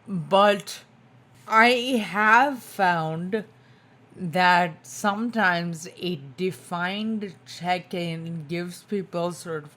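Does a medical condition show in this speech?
Yes: spinocerebellar ataxia type 2, SCA2; tongue.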